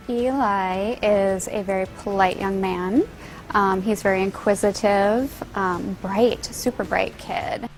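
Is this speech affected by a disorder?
No.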